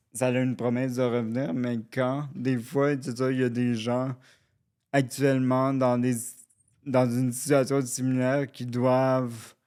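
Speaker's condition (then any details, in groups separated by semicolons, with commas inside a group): Cerebral palsy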